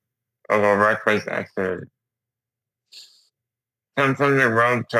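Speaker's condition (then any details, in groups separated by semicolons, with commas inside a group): Duchenne muscular dystrophy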